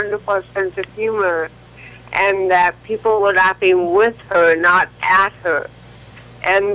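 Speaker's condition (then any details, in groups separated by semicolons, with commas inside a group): Cerebral palsy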